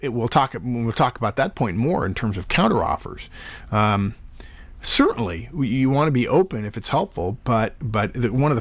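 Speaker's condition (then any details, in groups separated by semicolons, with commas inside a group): No condition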